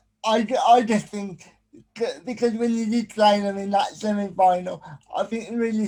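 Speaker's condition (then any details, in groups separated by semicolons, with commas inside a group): Cerebral palsy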